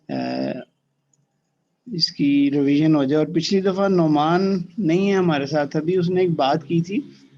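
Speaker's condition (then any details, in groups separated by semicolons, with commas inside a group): No condition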